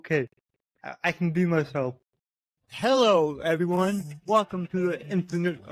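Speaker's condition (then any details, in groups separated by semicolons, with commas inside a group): Cerebral palsy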